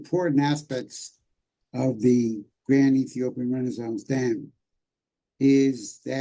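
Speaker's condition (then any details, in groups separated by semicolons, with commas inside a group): No condition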